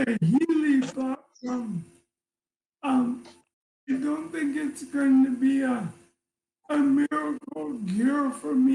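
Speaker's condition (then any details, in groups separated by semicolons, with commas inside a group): ALS; voice affected, hard to understand, partner interprets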